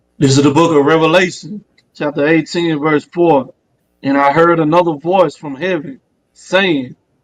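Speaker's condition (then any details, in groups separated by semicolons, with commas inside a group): No condition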